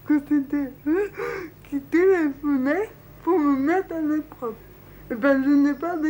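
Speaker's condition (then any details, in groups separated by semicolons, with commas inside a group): Cerebral palsy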